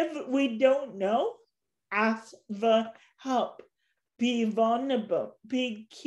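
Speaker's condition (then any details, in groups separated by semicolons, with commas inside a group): Cerebral palsy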